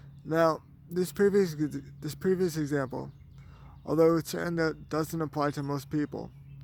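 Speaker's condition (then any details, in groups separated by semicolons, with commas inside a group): Cerebral palsy; poor hand motor skills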